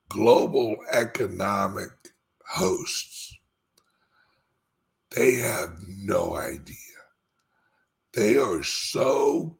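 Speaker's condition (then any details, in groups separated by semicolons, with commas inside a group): Speech impediment; slight speech impediment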